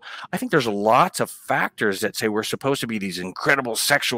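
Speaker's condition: No condition

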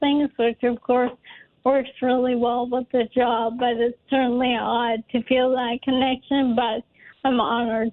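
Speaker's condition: ALS; diagnosed a while back

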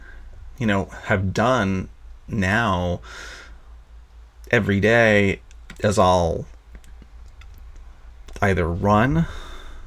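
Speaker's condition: Stuttering; wants more comfort with own stutter, plans daily mindfulness, positive affirmations, speaking with new people; frequent um fillers, word and phrase repetitions; prolonged sounds

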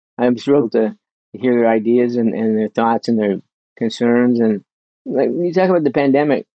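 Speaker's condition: Young-onset Parkinson's disease; spinal surgery

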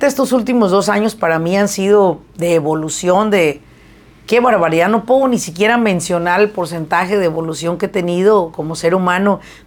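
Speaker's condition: No condition

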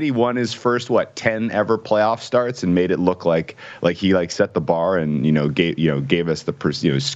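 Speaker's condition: No condition

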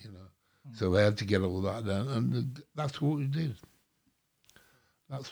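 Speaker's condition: Stroke, mini stroke; recuperating

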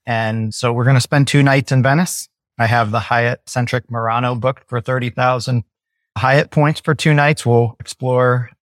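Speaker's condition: No condition

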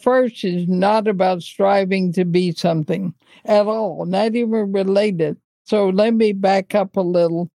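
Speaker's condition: ALS; thinking unaffected

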